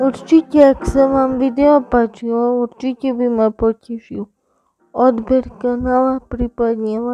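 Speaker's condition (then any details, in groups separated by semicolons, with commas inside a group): Cerebral palsy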